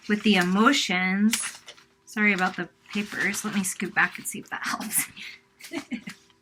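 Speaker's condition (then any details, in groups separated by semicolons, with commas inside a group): No condition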